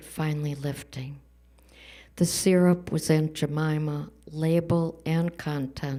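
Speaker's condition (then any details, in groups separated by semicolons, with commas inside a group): No condition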